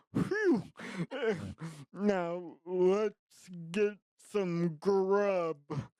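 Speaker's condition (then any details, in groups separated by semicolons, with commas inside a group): Traumatic brain injury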